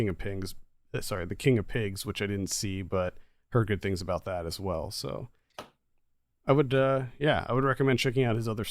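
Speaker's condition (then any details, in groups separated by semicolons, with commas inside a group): No condition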